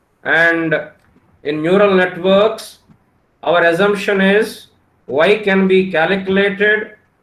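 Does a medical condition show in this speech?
No.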